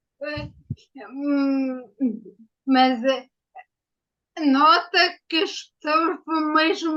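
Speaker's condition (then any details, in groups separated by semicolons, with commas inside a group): Ataxia after brain injury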